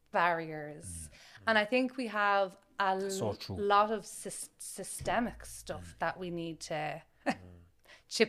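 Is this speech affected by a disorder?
Yes: stammering; lifelong stammer, teenage speech therapy, Dublin Adult Stuttering group therapy at 20 by Jonathan Linklater; adult who stammers, still fears being caught out, stammers more when anxious; long tried to pass as fluent, uses voluntary stammering, sometimes still hides stammer; here repeated sounds.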